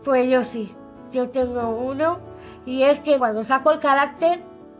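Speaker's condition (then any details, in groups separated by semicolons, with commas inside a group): Down syndrome; congenital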